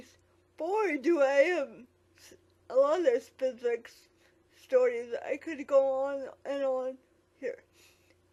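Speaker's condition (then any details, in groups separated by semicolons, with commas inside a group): Quadriplegic cerebral palsy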